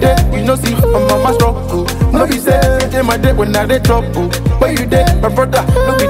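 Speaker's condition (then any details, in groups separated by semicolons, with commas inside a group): No condition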